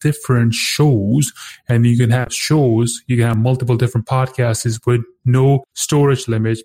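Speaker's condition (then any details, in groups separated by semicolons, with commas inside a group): No condition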